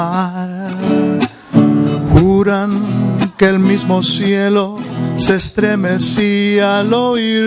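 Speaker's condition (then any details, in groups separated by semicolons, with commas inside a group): No condition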